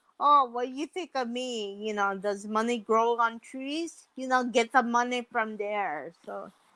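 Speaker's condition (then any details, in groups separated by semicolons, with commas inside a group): Mild cerebral palsy; can talk, big words hard to pronounce, childhood speech therapy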